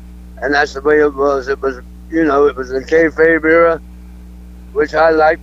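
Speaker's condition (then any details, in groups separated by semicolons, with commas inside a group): Throat cancer; cancer survivor, alive and well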